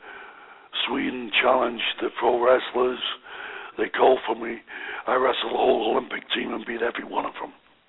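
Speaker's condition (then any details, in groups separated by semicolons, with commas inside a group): Voice box damage after neck operation; voice affected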